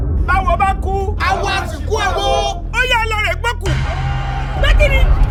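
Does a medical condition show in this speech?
No.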